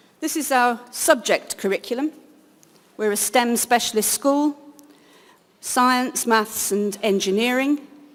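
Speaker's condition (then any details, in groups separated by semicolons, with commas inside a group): No condition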